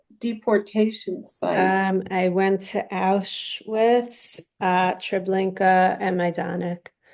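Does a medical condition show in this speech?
No.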